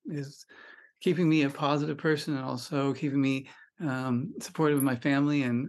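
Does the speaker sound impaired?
Yes: Parkinson's disease; onset at about 35, pinky tremor first, suspected perchlethrin exposure, UCSF deep brain stimulation, chest pacemaker.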